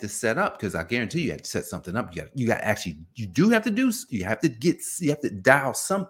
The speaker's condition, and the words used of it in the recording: No condition.